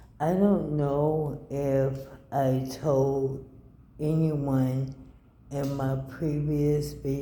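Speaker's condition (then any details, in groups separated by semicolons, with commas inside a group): ALS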